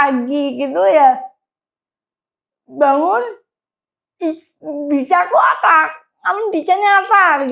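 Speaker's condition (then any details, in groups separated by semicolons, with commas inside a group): Cerebral palsy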